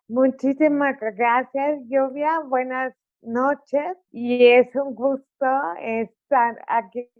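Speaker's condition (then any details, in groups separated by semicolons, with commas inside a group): Cerebral palsy; articulation affected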